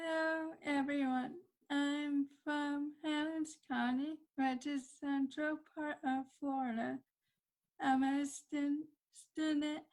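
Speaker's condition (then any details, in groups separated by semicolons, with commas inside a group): Cerebral palsy; processing disorder, hard to follow fast talkers; surgery two years ago, physical therapy ten years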